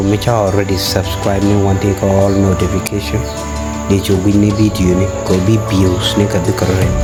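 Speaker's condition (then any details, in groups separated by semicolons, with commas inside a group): No condition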